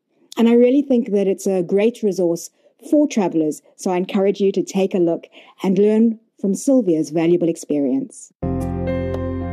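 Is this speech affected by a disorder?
No.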